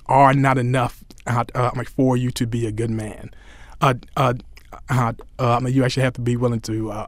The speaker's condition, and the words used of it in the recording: Stuttering. That's one sort of reason why I still stutter now.